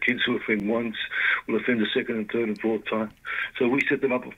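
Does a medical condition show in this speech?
Yes: Parkinson's disease; limited capacity.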